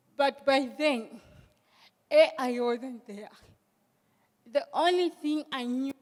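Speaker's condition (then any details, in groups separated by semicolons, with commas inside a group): Cerebral palsy; hand use and movement control affected; steadies left hand with right, types on phone and laptop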